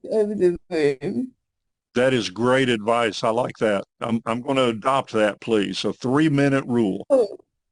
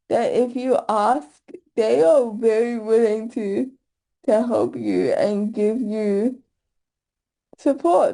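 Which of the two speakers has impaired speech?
The second: cerebral palsy; lifelong, full-time wheelchair user.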